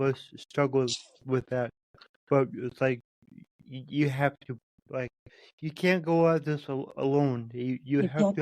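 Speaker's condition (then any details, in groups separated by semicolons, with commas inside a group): Cerebral palsy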